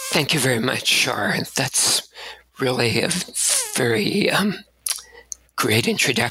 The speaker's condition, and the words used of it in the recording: Spasmodic dysphonia. And what happened was, after the surgery, I had this really significant vocal tremor,